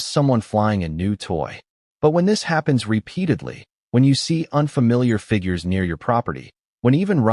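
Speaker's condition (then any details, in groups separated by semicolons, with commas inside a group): No condition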